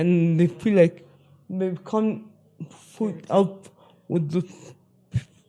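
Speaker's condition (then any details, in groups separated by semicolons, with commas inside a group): Spastic cerebral palsy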